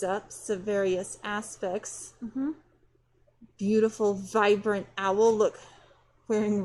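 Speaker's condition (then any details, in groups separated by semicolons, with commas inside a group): No condition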